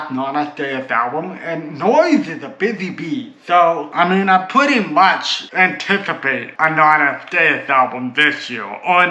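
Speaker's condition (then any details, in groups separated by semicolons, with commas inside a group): Cerebral palsy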